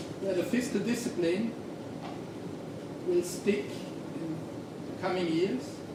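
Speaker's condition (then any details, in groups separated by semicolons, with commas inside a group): No condition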